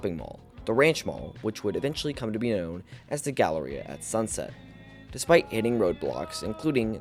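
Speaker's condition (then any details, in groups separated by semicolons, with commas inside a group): No condition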